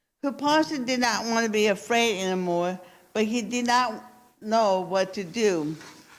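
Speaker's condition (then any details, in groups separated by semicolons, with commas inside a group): Cerebral palsy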